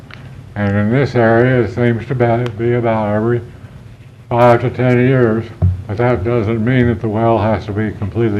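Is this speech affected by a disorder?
Yes: Parkinson's; may be hard to understand.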